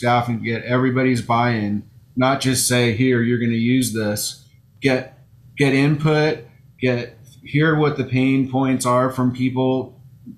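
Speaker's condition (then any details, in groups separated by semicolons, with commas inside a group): No condition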